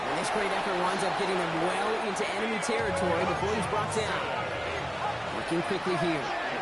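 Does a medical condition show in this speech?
No.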